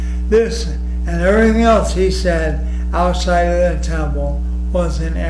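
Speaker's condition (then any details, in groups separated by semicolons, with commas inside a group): ALS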